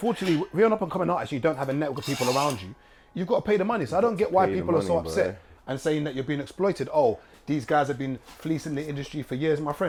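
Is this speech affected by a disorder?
No.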